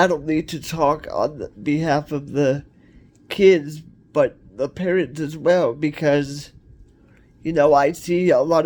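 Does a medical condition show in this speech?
Yes: cerebral palsy; cerebral palsy, wheelchair.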